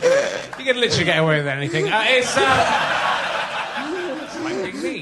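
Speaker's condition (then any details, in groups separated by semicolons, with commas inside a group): No condition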